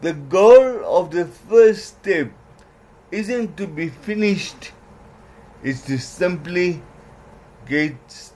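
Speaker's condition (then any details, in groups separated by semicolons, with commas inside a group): Cerebral palsy; trouble formulating words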